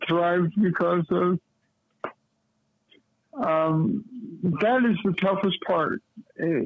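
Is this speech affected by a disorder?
Yes: cerebral palsy; lifelong.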